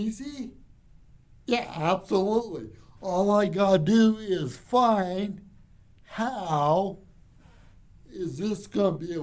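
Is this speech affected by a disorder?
Yes: cerebral palsy; from birth.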